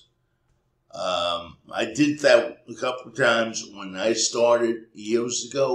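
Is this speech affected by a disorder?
Yes: cerebral palsy; speech may sound drunk.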